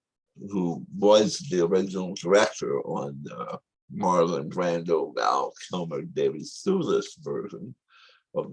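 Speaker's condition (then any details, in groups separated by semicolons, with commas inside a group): Tongue cancer surgery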